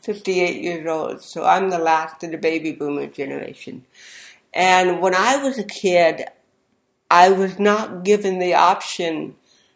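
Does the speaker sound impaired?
Yes: cerebral palsy; very slurred speech as a child from cerebral palsy plus hearing impairment.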